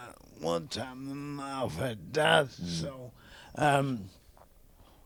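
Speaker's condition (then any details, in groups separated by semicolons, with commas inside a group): ALS; young onset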